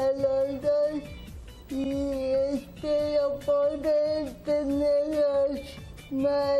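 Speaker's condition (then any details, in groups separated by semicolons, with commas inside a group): Cerebral palsy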